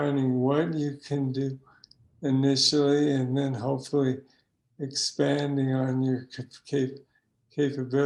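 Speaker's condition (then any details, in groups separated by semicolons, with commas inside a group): Parkinson's disease; young onset, deep brain stimulation surgery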